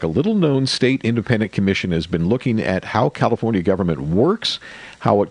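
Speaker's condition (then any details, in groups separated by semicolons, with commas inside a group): No condition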